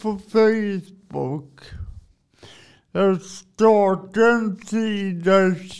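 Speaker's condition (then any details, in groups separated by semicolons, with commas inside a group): Cerebral palsy; from birth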